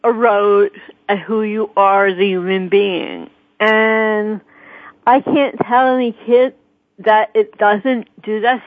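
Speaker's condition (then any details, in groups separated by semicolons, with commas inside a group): Cerebral palsy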